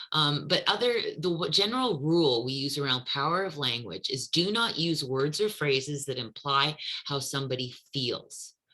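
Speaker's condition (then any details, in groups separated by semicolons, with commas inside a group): No condition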